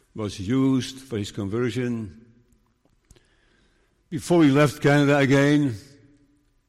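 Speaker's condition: Parkinson's disease; still preaching

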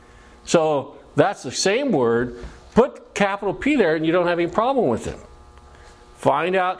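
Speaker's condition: No condition

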